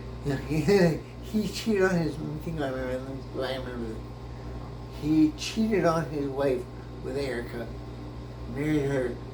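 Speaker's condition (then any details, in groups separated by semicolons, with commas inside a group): Brain injury; memory greatly affected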